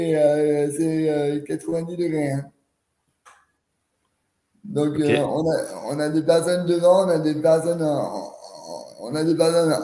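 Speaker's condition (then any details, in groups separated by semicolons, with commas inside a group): Cerebral palsy; quadriplegic, since birth, wheelchair user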